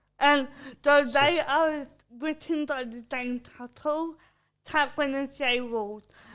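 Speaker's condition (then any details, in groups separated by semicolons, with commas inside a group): Cerebral palsy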